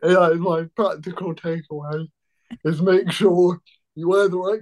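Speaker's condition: Cerebral palsy

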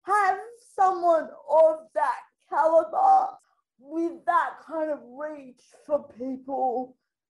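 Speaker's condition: Spastic quadriplegic cerebral palsy

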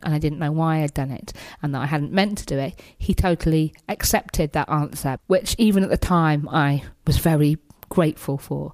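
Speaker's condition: Tourette's syndrome; diagnosed at end of high school, motor and vocal tics, tics felt as itch or pressure, intensified, coprolalia later; frequent unpredictable vocal tics throughout recording; tic words interrupt speech, hedgehog, cat, beans, tics call friend Matt left-wing idiot, makes noise

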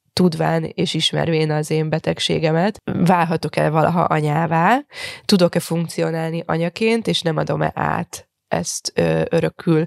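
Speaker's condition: No condition

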